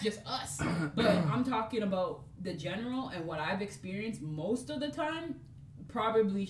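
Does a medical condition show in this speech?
No.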